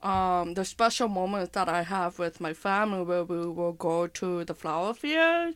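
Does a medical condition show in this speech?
Yes: hearing impairment with speech impairment; attended deaf camp in childhood; does not sound like others, speech and hearing impairments sometimes affect talking.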